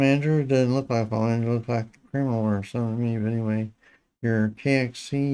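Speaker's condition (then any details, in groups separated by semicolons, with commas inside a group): Parkinson's disease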